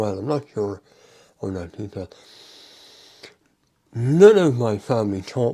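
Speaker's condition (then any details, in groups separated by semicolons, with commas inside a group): Mouth cancer; altered speech after surgery, more resonance when nasal opening blocked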